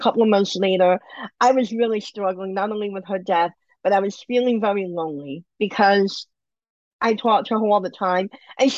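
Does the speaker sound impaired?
Yes: bilateral cleft lip and palate; congenital, about 20 surgeries from 3 months to mid-20s, two upper jaw bone grafts, skin grafts, plastic surgery; surgeries needed to function normally with eating, speaking, drinking.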